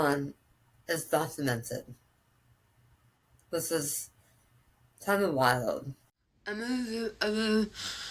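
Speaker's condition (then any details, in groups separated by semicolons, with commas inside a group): Tongue cancer with glossectomy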